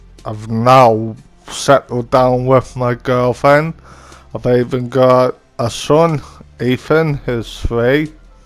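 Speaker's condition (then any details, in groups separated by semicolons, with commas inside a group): Cerebral ataxia; from birth, wheelchair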